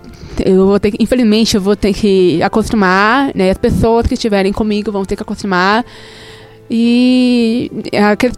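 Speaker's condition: Deafness; oral deaf, profound loss left ear, severe loss right ear, hearing aid one side only, other side little benefit; speech therapy almost whole life, cannot make phone calls

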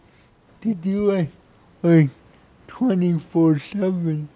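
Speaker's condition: Cerebral palsy; no medication

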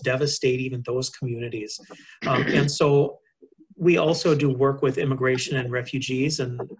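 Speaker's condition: No condition

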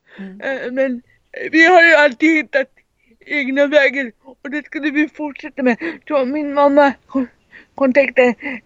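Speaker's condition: Cerebral palsy; severe, wheelchair user

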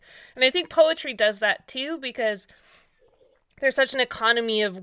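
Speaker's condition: No condition

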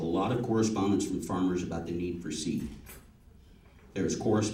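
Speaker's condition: No condition

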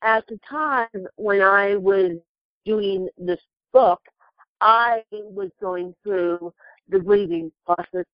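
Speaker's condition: Cerebral palsy; present from birth, lost ability to walk, near-fatal back operation in children's hospital left paralysis; can type but very slowly, writes books using Apple Siri speech dictation

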